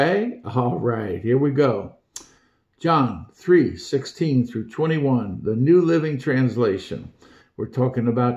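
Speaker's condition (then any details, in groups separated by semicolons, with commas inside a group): No condition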